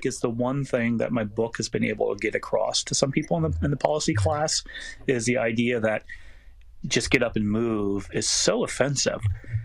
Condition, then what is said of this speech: No condition.